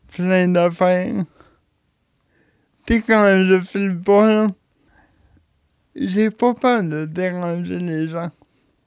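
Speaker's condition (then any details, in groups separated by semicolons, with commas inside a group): Cerebral palsy; since birth, respite house since age 8 or 9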